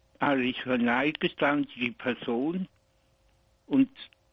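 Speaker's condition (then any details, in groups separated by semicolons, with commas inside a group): Oral cavity cancer, partial glossectomy; oral cavity cancer diagnosed 2 years ago at about 56, half of tongue removed, neck opened surgically, tracheotomy; torn diaphragm, cannot breathe properly, not expected to improve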